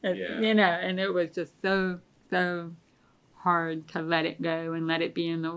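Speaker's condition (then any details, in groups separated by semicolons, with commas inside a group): Deafness; pretty bad tinnitus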